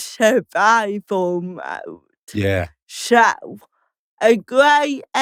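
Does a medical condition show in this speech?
Yes: cerebral palsy; slow speech.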